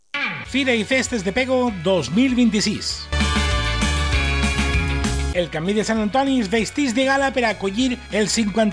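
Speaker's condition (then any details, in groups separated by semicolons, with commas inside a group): No condition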